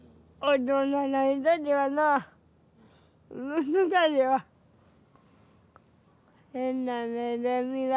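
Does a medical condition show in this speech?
Yes: cerebral palsy; severe, wheelchair.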